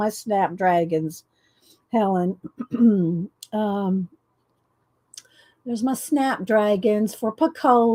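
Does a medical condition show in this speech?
No.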